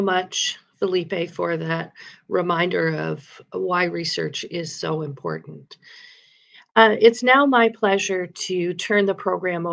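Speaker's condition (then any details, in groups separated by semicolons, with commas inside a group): No condition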